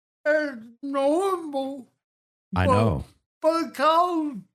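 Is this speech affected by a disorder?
Yes: cerebral palsy; speech impediment, often hard to understand.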